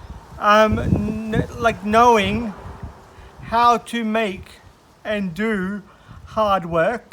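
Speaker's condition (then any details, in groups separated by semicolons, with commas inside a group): Cerebral palsy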